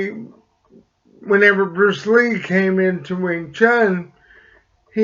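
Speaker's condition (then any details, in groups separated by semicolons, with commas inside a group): Cerebral palsy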